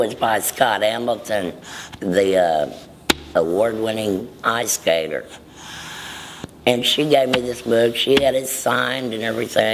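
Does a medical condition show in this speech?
Yes: laryngectomy for throat cancer.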